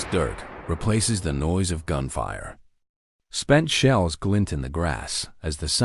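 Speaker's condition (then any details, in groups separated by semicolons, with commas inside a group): No condition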